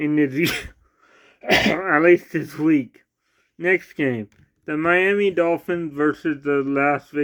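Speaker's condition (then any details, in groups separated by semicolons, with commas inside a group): Cerebral palsy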